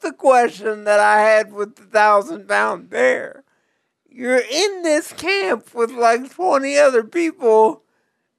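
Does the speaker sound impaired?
Yes: cerebral palsy; difficulty typing.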